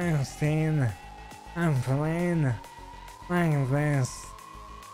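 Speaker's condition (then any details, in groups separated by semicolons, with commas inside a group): ALS; stem cell treatment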